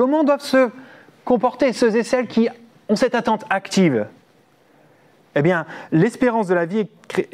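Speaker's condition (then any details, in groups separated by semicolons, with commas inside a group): No condition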